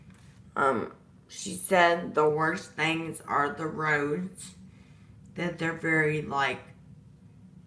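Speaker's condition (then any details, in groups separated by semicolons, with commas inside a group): Disability causing slurred speech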